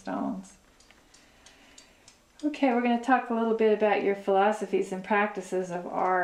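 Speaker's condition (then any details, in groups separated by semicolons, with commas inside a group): No condition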